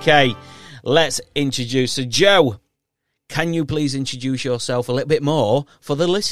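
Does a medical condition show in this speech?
No.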